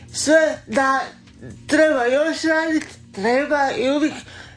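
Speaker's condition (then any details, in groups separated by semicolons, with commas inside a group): Cerebral palsy; does exercises at home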